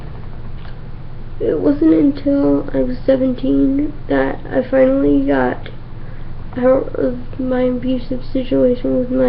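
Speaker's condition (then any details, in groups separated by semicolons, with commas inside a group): Cerebral palsy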